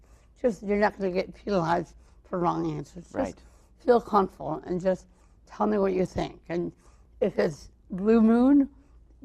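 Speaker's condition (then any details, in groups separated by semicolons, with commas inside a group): Cerebral palsy; birth complications; mild; speech sounds atypical, had early speech therapy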